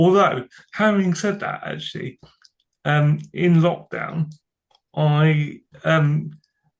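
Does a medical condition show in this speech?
Yes: cerebral palsy; from birth.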